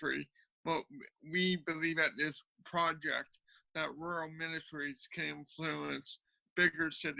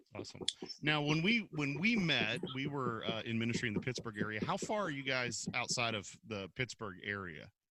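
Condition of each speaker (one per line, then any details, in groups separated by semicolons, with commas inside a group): Cerebral palsy
No condition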